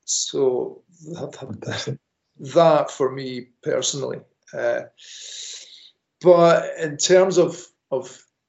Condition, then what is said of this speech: Stuttering. Right now, I'm pretty sloppy and I'm not the best example